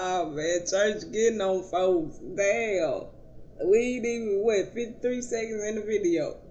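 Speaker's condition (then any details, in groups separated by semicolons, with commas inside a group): Cerebral palsy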